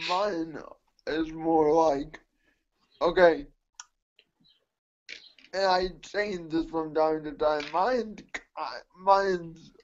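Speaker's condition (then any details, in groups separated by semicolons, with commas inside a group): Cerebral palsy; mixed quadriplegia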